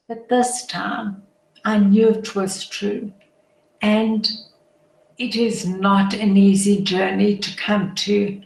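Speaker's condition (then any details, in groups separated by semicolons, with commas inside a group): Motor neuron disease; hands severely affected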